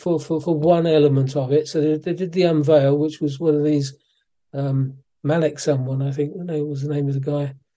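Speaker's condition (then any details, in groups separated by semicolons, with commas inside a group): Parkinson's disease; physiotherapy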